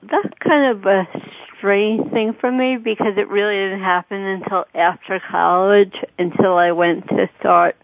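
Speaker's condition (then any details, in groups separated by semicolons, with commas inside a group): Cerebral palsy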